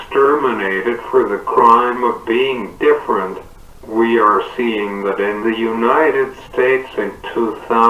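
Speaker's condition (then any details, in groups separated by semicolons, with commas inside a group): Cerebral palsy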